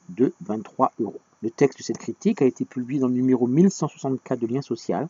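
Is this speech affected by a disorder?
No.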